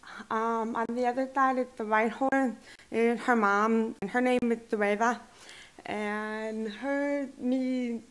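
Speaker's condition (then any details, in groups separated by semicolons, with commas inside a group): Deaf and hard of hearing; since childhood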